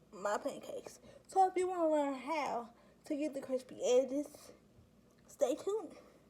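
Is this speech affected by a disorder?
Yes: cerebral palsy.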